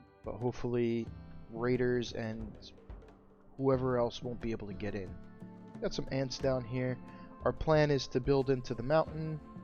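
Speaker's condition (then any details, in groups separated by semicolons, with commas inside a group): No condition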